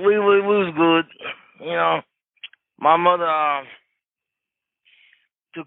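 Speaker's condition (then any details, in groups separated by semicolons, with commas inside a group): Cerebral palsy; wheelchair user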